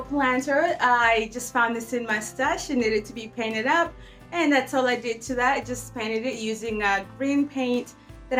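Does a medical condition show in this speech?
No.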